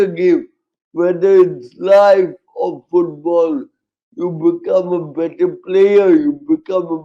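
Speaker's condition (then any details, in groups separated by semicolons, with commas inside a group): Cerebral palsy, severe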